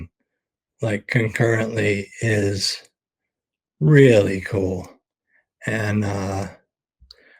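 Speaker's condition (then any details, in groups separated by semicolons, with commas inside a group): ALS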